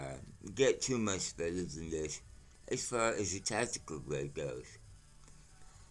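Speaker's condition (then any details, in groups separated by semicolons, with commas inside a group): Mouth cancer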